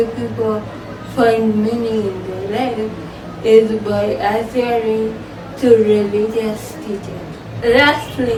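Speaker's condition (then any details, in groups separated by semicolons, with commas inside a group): Cerebral palsy; from birth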